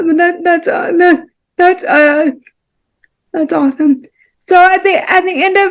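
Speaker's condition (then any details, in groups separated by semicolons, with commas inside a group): Cerebral palsy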